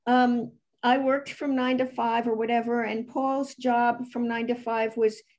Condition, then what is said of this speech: None; typical speech.